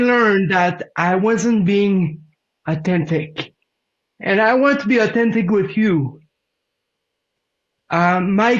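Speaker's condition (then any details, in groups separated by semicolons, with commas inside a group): Cerebral palsy; present from birth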